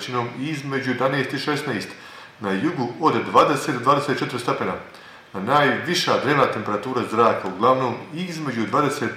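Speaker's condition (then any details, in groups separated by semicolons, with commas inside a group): No condition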